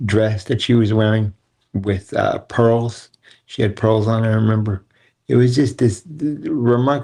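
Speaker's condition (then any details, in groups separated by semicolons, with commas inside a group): Cerebral palsy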